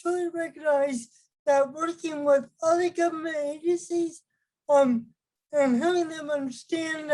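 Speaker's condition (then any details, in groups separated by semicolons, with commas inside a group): Cerebral palsy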